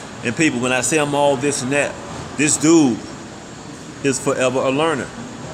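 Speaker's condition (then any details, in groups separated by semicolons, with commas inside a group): No condition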